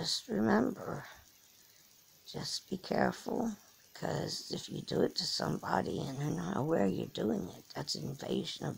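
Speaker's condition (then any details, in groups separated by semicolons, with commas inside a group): Cerebral palsy; from birth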